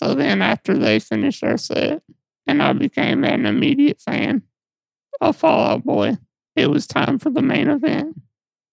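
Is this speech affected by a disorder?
Yes: muscular dystrophy; lack of physical control over body.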